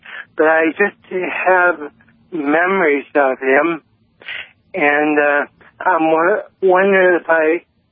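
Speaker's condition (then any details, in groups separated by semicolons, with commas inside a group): Cerebral palsy; lifelong, diagnosed at age 55, others long mistook person for drunk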